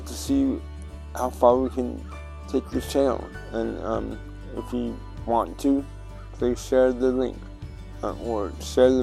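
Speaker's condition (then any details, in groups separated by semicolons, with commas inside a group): Cerebral palsy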